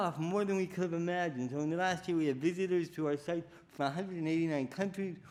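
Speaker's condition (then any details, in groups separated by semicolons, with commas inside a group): Cerebral palsy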